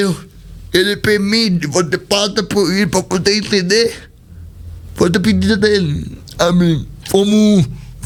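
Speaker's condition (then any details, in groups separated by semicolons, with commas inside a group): Cerebral palsy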